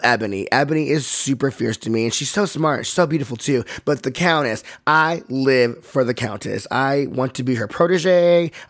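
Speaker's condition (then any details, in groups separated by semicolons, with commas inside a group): No condition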